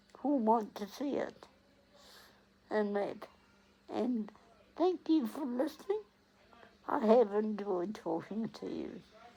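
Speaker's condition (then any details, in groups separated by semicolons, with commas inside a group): Cerebral palsy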